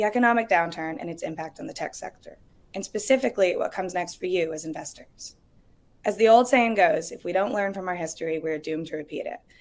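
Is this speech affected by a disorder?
No.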